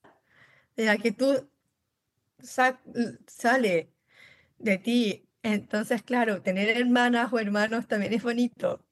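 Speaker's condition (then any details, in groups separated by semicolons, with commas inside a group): Down syndrome; congenital, since birth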